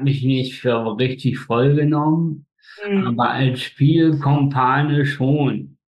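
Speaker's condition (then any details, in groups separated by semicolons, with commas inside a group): Spastic tetraparesis; all four limbs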